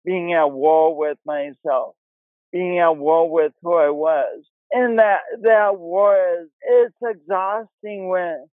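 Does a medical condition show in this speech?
Yes: cerebral palsy; affects speech and body coordination; practices yoga, started at Sioux Falls YMCA; pronounced speech impediment, imperfect voice with speech impediment quality.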